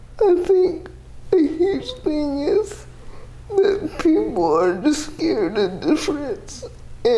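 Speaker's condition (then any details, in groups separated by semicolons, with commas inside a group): Athetoid quadriplegic cerebral palsy; speech can be difficult to understand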